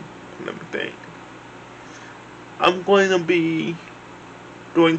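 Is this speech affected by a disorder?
Yes: cerebral palsy.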